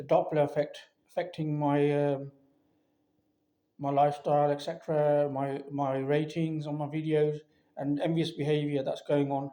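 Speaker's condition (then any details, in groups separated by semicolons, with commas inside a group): No condition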